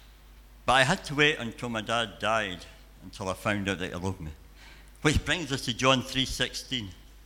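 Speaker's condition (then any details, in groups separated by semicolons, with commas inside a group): Cleft palate and cleft lip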